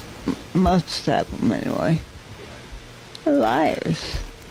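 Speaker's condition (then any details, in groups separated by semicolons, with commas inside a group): Multiple sclerosis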